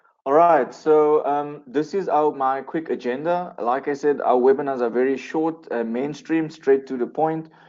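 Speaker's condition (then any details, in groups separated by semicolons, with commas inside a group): No condition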